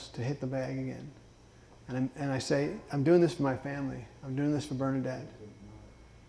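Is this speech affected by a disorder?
Yes: Parkinson's disease; diagnosed about 14 years before recording; Rock City Boxing with voice component, shouting counts, almost 4 years, Jayco's gym, Sarasota; some speech issues, ice water harms vocal cords, drinks warm water, speech therapy judged unnecessary.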